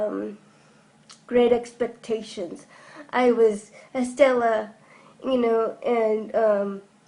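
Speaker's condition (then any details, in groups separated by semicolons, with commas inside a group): Cerebral palsy; from birth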